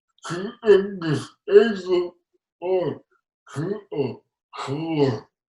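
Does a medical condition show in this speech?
Yes: cerebral palsy; uses a wheelchair; speech hard for others to understand.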